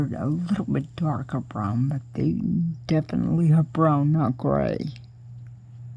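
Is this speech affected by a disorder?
Yes: cerebral palsy.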